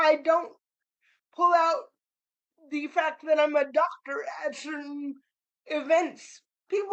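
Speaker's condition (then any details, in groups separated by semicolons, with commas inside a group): Cerebral palsy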